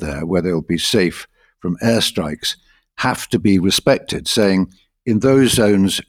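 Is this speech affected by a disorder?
No.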